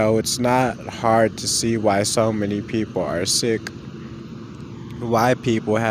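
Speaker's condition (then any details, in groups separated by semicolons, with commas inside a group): No condition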